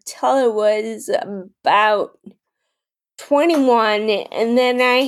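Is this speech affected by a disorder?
Yes: Friedreich's ataxia; rare progressive, form of muscular dystrophy, diagnosed at 17, initially mild, Muscular Dystrophy Association for braces; some speech issues, less pronounced than in others with Friedreich's ataxia.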